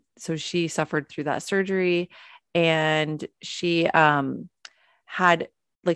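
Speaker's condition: No condition

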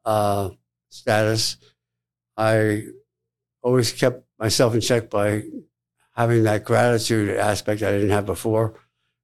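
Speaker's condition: Tongue cancer surgery; tongue (glossopharyngeal) cancer, tongue lesion found on biopsy, surgically excised

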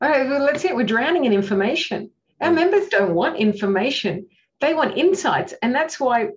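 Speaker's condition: No condition

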